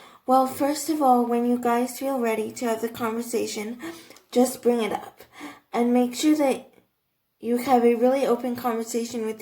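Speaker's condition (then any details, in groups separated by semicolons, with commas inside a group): Cerebral palsy, athetoid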